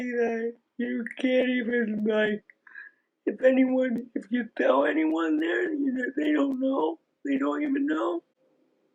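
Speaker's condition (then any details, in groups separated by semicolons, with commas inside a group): Aicardi-goutieres syndrome; early symptoms resembled cerebral palsy; diagnosed at age 10, about 15 years since diagnosis; able to speak, unusual for condition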